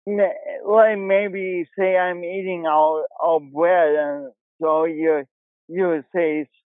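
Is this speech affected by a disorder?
Yes: cerebral palsy; affects speech and body coordination; pronounced speech impediment, imperfect voice with speech impediment quality.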